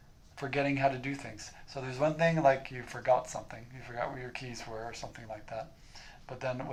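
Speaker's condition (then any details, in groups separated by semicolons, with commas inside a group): No condition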